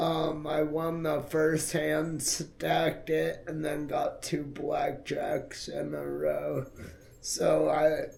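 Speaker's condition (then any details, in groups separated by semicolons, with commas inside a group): Multiple sclerosis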